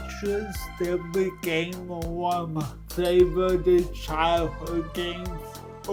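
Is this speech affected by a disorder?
Yes: cerebral palsy.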